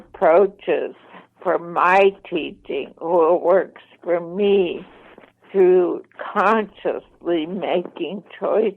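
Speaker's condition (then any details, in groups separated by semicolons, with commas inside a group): ALS, mild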